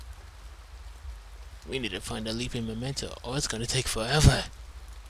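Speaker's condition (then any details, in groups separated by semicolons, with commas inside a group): No condition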